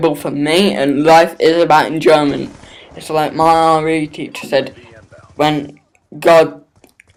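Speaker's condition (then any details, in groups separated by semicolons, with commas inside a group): Cerebral palsy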